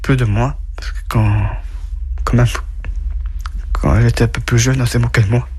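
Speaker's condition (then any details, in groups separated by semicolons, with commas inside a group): Down syndrome; from birth, diagnosed by doctor at birth; age 35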